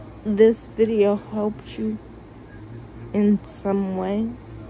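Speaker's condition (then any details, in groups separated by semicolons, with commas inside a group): Cerebral palsy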